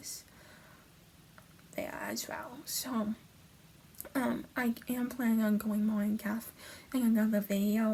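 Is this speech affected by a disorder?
Yes: hemiplegic cerebral palsy; right hemiplegia, right hand affected, prenatal stroke.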